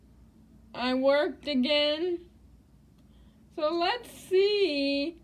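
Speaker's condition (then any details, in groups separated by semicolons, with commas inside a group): Cerebral palsy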